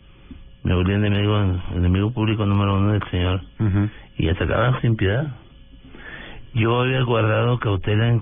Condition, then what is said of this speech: Parkinson's disease. Se me entiende, a veces no se me entiende nada.